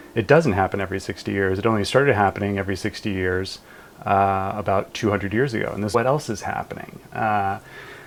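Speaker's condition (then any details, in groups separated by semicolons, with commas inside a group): No condition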